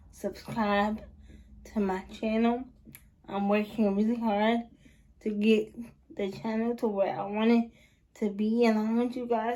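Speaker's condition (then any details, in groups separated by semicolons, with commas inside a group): Cerebral palsy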